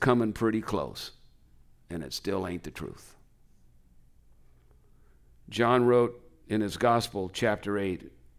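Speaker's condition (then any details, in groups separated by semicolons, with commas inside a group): No condition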